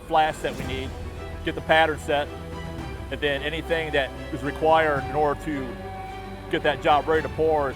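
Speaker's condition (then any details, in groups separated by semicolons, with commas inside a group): No condition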